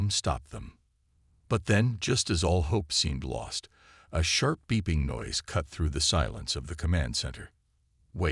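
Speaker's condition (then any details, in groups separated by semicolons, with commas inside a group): No condition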